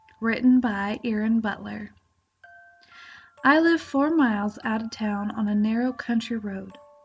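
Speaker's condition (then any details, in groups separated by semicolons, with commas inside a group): No condition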